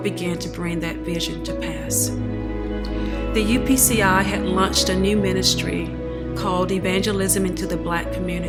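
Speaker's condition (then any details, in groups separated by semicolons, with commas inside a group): No condition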